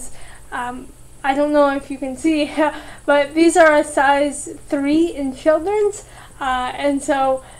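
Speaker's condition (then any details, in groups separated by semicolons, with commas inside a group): Cerebral palsy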